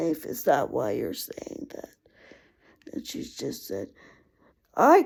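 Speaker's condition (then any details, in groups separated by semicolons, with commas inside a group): Cerebral palsy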